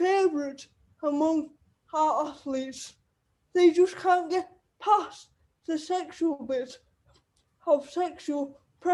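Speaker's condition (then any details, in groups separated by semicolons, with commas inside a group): Cerebral palsy; wheelchair user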